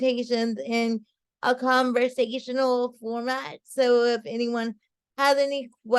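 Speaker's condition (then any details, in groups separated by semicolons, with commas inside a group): Cerebral palsy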